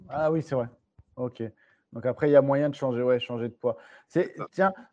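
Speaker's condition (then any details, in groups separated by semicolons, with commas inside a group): No condition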